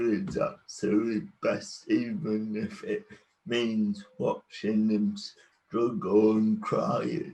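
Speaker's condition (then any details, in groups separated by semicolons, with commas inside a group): Cerebral palsy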